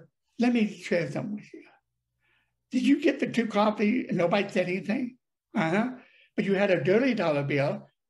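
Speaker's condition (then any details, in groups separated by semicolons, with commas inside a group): Deafness; brain damage from birth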